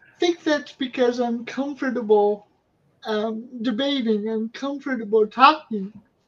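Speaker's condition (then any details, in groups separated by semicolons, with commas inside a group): Cerebral palsy; wheelchair user, physical therapy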